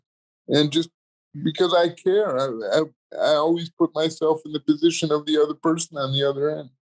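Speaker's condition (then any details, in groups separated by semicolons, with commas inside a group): Cerebral palsy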